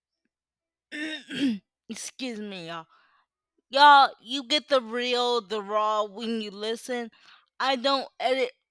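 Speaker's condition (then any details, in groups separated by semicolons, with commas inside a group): Cerebral palsy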